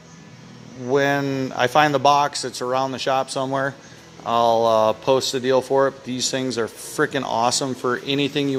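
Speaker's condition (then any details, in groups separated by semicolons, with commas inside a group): No condition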